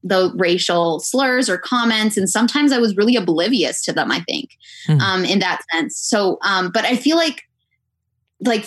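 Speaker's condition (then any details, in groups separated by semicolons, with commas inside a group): No condition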